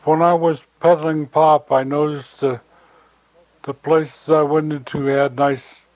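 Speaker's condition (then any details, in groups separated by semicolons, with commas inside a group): Stroke; hard time finding words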